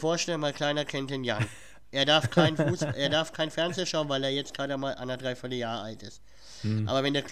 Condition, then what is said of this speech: Cleft palate. Weil ich meine, man hört es mir ja an, außer abgesehen davon, dass ich erkältet bin, ich habe eine Gaumenspalte.